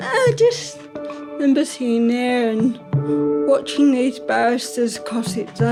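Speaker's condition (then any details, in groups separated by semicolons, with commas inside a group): Ataxic cerebral palsy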